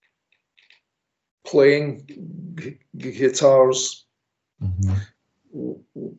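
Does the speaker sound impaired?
Yes: stammer; restrictive through life until Maguire speech recovery program about 21 years ago; since Maguire program able to give public, after-dinner, wedding and funeral speeches; says currently pretty sloppy, not best example of Maguire program; here repeated sounds, blocks.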